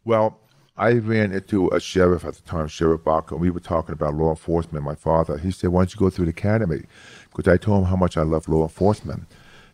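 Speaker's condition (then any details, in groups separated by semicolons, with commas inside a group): Hearing loss; severe childhood speech impediment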